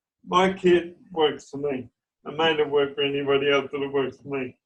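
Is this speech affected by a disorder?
Yes: cerebral palsy.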